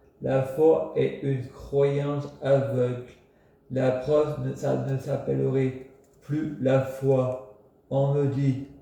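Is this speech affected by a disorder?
Yes: multiple sclerosis.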